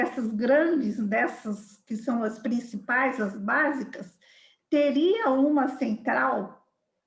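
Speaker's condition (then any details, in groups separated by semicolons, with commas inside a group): No condition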